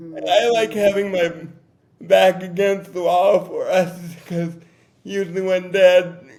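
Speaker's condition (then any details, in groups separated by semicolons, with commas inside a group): Cerebral palsy; difficult to talk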